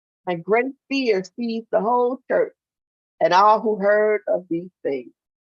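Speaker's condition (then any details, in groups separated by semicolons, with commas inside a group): No condition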